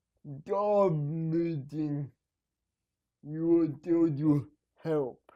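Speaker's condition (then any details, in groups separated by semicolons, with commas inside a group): Cerebral palsy; needs help at night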